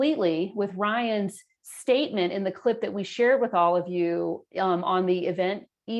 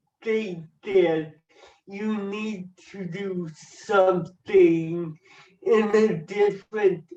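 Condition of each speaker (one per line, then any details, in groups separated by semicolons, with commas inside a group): No condition
Cerebral palsy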